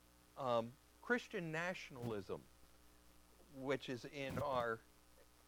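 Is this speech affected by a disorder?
No.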